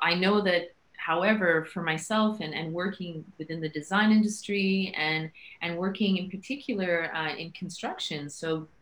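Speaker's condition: No condition

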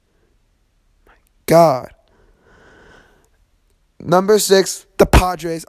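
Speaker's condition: No condition

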